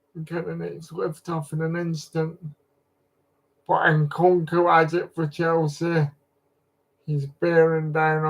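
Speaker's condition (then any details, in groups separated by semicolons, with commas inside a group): Cerebral palsy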